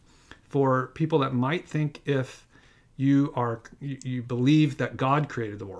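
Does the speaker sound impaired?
No.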